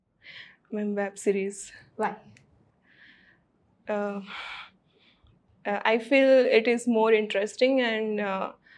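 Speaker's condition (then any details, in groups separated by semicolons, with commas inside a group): No condition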